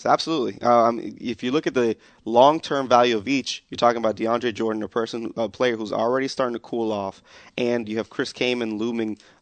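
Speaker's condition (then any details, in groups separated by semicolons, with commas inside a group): No condition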